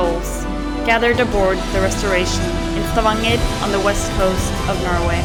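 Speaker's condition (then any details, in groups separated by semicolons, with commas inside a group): No condition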